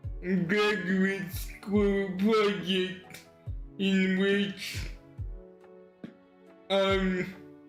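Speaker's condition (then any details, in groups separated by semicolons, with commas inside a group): Cerebral palsy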